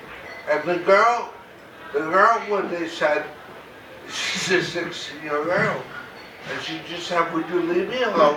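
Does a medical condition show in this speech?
Yes: cerebral palsy; very mild form.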